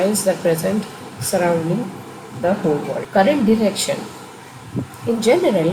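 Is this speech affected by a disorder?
No.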